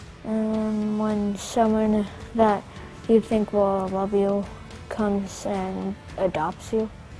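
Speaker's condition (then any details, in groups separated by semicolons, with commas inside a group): No condition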